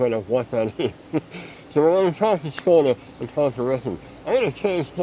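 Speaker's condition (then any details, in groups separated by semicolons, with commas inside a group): Mouth cancer surgery; speech changed by surgery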